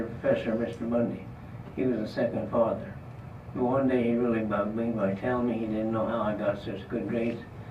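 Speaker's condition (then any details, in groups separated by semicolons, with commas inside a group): Parkinson's disease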